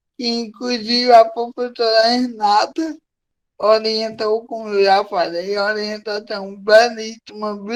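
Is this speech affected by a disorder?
Yes: cerebral palsy; from birth; difficulty speaking.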